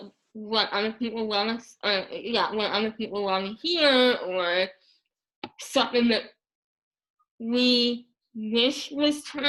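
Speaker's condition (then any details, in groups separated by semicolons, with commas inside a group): Moebius syndrome; paralyzed tongue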